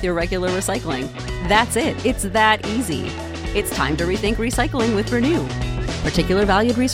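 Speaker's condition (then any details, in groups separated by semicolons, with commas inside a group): No condition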